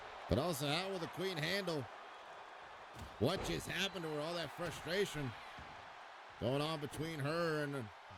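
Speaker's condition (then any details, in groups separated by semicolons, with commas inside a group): No condition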